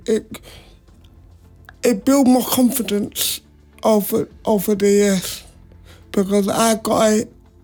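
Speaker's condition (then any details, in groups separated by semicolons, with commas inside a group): Cerebral palsy; described as a disability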